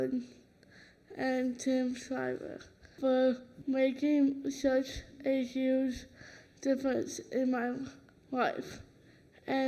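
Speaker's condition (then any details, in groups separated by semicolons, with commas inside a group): Cerebral palsy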